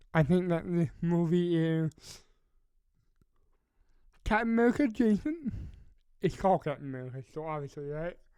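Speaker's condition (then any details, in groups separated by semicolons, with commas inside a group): Cerebral palsy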